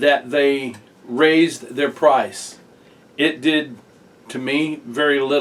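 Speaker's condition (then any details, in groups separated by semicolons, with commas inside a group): No condition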